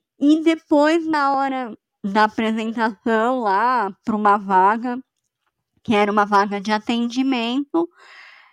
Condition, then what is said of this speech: Cleft palate. E eu sei que isso, bem ou mal, prejudica a minha voz, porque chega no final do dia, eu tô rouca, chega no final do dia, eu estou sem voz